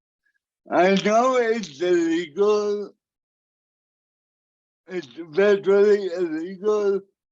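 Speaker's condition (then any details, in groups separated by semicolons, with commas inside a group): Cerebral palsy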